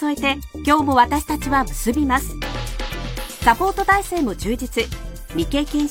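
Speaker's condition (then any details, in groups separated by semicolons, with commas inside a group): No condition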